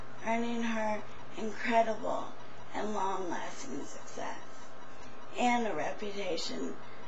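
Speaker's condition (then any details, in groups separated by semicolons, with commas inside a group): Traumatic brain injury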